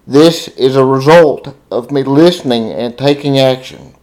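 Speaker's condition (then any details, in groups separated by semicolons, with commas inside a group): Cerebral palsy, spastic diplegia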